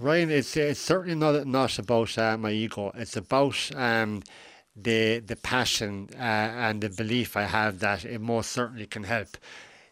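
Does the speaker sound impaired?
Yes: cleft lip and palate; congenital cleft lip and palate, failure of mouth and nose to align, two or three surgeries in infancy, last surgery at 17; adult, age 41, decades after final surgery.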